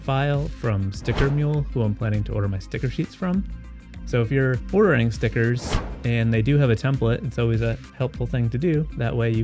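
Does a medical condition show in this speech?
No.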